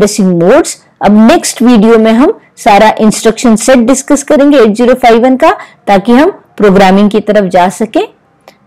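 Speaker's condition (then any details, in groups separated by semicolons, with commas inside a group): No condition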